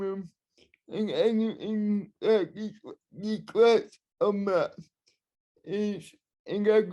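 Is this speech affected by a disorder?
Yes: cerebral palsy, spastic and dyskinetic.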